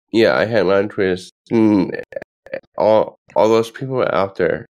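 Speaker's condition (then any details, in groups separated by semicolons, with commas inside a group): Down syndrome; present from birth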